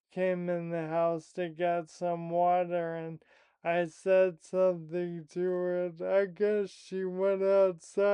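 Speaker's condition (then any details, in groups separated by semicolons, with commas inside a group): Primary lateral sclerosis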